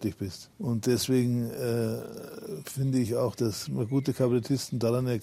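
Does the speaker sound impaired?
Yes: Parkinson's disease; public for about 11 years, almost no tremor, feels symptom-free when well adjusted; not trembling during interview, admitted to rehab bedridden two years ago, now walks with crutches.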